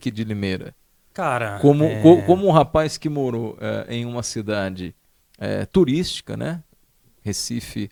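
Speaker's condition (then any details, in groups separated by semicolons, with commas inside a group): No condition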